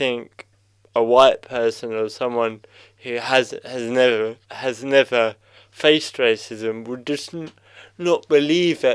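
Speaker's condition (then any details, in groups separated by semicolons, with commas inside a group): Cerebral palsy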